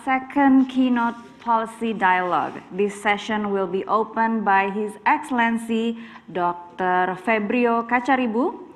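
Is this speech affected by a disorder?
No.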